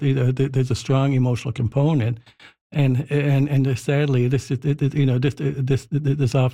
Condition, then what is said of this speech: Stuttering. The primary characteristic is what I'm doing now, and that's repetitions, prolongations, and ... contortions, and this is the physical component of stuttering